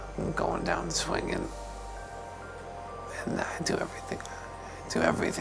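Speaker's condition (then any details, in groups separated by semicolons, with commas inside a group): ALS; ventilator breathing, fast progression, increasingly immobile; increasingly not speaking, risk of mucus plug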